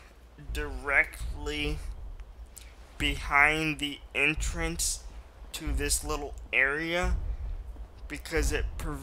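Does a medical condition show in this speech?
Yes: cerebral palsy, mild.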